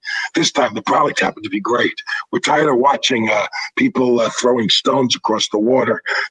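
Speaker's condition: Throat cancer, vocal cords removed; partial voice box created by Steve Zeitels in Boston

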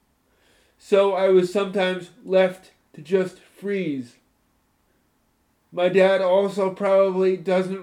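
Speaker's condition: Spastic cerebral palsy, moderate; could not speak or defend self verbally

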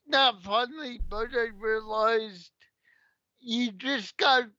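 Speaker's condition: Cerebral palsy; takes a while to walk off stage

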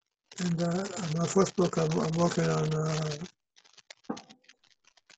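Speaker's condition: Parkinson's disease; Parkinson's known 14 years, believed environmental, naturopath blood tests high in lead and pesticides

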